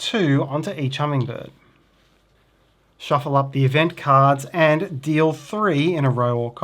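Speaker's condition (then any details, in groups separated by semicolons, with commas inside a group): No condition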